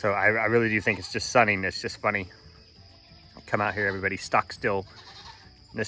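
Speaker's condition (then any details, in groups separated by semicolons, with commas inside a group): No condition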